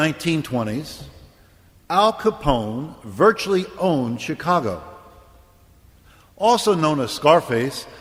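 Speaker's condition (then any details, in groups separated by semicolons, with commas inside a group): No condition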